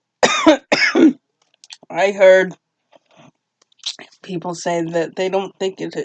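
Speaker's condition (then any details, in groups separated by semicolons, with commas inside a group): Cerebral palsy; uses walker, no wheelchair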